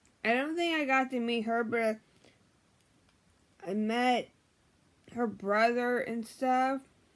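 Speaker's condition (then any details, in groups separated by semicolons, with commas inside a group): Brain injury; memory problems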